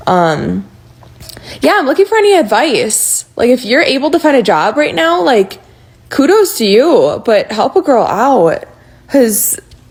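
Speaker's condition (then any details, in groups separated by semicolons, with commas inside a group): No condition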